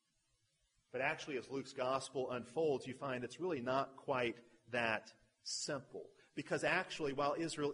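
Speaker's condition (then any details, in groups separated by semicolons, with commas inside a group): No condition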